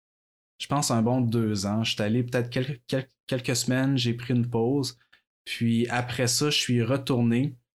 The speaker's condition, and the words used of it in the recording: Stuttering. En ce moment, je contrôle quand même bien, mais il y a encore un paquet de situations où est-ce que je sens les bégaiements